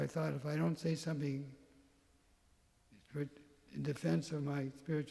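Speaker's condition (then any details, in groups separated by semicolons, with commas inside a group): Parkinson's; tremor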